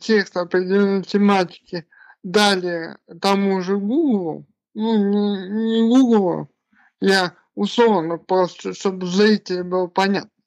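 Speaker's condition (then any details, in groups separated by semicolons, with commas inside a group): Cerebral palsy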